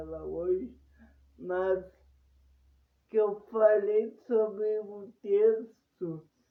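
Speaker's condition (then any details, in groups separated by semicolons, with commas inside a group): Paralysis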